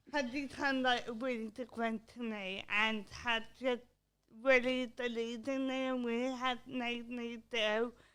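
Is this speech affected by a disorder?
Yes: cerebral palsy.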